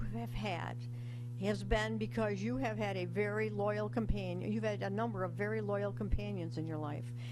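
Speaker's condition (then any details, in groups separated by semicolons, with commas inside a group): No condition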